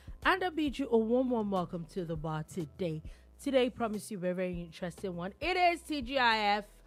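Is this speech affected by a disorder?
No.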